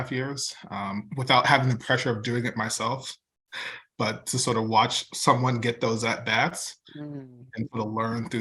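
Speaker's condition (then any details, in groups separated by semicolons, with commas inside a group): No condition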